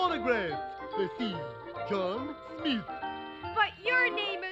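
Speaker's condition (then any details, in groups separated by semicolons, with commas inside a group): No condition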